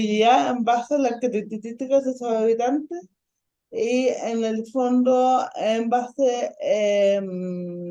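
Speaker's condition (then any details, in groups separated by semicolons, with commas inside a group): Ataxic cerebral palsy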